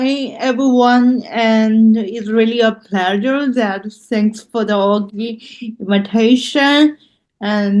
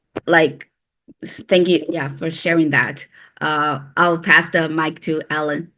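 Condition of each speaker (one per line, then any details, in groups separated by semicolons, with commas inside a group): Cerebral palsy; loss of muscle control
No condition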